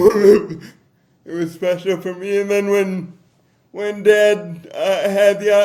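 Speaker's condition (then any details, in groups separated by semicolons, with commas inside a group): Cerebral palsy; difficult to talk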